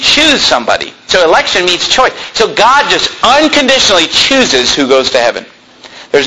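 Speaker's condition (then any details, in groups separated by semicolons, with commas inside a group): No condition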